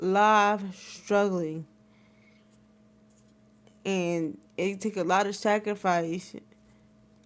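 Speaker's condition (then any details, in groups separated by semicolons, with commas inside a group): Cerebral palsy; wheelchair user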